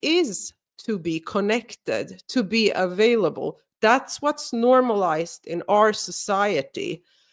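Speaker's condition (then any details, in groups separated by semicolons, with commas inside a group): No condition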